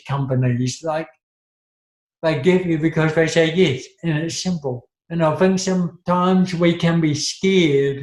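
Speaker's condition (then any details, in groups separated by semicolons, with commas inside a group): Cerebral palsy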